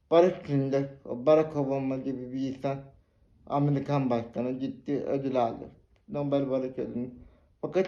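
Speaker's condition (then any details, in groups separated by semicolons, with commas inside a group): Cerebral palsy; spastic type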